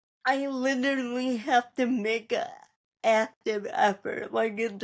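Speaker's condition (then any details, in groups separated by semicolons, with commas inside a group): Cerebral palsy; speech therapy as child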